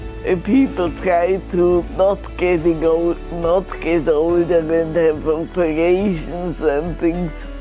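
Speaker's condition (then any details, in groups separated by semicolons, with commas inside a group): Multiple sclerosis; may be slower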